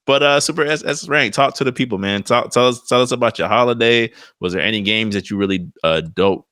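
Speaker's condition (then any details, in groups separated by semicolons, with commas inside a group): No condition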